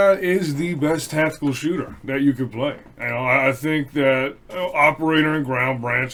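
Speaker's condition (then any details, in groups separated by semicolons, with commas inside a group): No condition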